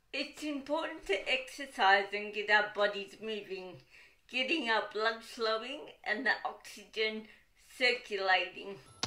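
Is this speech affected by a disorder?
Yes: cerebral palsy, dystonic.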